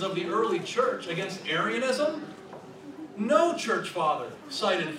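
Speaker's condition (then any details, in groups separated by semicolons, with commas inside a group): No condition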